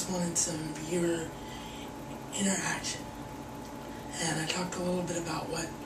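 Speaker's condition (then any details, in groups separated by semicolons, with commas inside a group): Cerebral palsy; wheelchair bound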